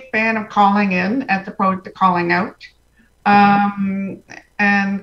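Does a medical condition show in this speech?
Yes: profound hearing loss, congenital.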